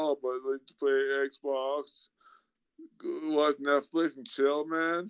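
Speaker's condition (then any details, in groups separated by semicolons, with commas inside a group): Traumatic brain injury; speaking sometimes difficult, must slow down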